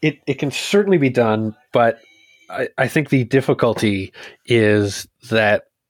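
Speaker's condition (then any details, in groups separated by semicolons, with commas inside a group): No condition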